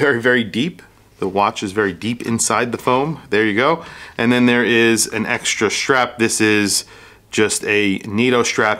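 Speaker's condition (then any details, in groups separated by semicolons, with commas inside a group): No condition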